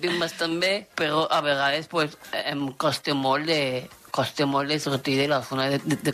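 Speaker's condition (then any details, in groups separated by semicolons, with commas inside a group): Down syndrome; about 30 years old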